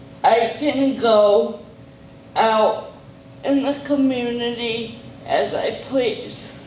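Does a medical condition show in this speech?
Yes: cerebral palsy; very involved case.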